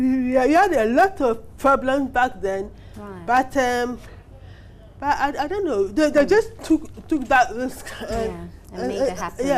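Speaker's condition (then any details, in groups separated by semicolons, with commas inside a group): Cerebral palsy; affects handwriting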